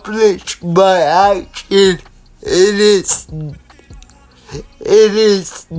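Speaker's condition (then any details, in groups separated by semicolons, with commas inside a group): Cerebral palsy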